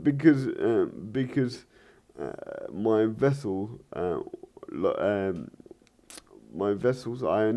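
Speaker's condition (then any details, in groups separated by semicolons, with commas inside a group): Cerebral palsy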